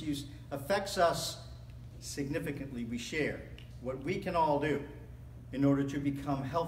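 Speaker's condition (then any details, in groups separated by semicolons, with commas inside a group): No condition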